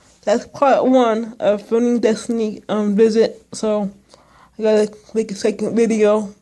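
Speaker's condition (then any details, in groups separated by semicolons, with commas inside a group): Speech impairment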